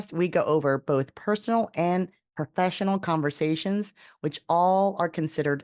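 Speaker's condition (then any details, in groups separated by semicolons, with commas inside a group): No condition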